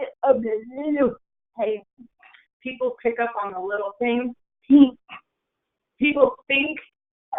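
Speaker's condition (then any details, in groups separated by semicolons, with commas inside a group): Cerebral palsy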